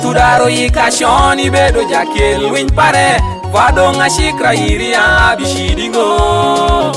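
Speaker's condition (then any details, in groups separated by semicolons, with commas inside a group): No condition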